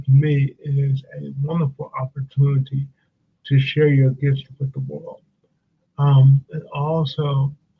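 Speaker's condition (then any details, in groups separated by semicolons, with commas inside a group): Cerebral palsy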